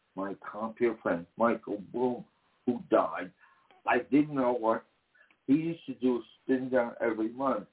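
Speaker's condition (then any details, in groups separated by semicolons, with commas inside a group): Damaged vocal cord; traumatic brain injury from house fire, uncontrollable hand movement, writing problems; speech impairment noted by host, may talk too fast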